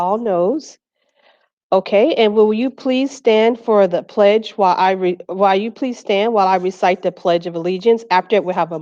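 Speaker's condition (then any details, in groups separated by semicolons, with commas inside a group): No condition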